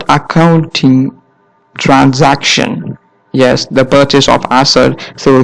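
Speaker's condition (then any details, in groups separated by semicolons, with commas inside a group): No condition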